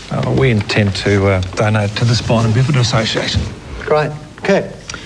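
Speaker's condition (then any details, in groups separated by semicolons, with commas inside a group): No condition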